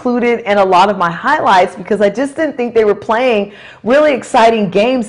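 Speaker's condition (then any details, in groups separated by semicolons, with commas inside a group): No condition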